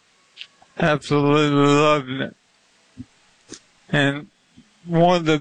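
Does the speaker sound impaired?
Yes: ALS; limb-onset.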